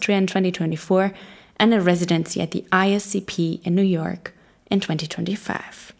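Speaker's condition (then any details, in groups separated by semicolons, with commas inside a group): No condition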